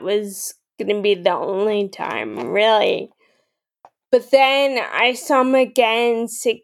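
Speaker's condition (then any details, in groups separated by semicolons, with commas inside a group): Friedreich's ataxia; ambulatory until about 21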